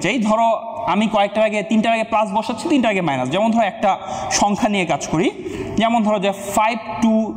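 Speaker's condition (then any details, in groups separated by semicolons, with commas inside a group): No condition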